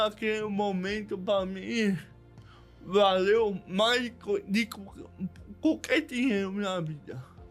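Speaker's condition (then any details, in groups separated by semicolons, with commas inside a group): Cerebral palsy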